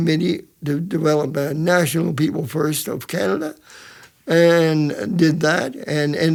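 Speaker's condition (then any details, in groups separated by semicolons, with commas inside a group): Cerebral palsy; present from birth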